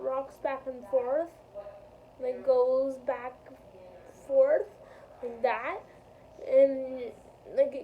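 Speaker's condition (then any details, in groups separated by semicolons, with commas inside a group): Cerebral palsy, spastic quadriplegic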